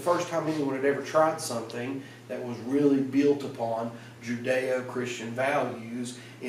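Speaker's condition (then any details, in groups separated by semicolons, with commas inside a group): No condition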